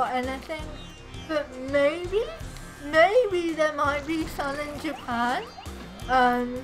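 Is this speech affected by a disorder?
Yes: cerebral palsy.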